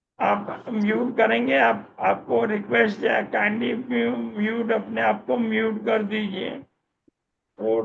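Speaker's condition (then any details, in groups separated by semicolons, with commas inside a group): ALS; speech improved a little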